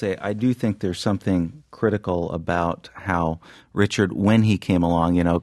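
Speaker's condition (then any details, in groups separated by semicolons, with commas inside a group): No condition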